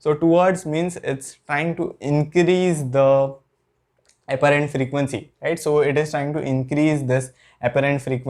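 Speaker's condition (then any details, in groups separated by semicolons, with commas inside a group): No condition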